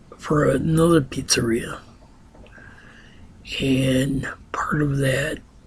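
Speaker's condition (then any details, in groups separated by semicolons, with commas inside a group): Ataxia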